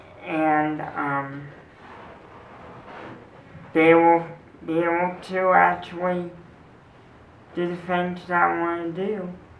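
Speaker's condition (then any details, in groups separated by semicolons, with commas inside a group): Cerebral palsy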